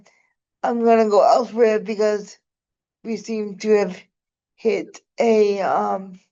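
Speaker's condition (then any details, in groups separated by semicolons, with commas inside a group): Cerebral palsy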